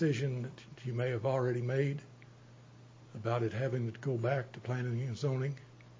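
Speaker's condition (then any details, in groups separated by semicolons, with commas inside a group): Parkinson's disease, stage 3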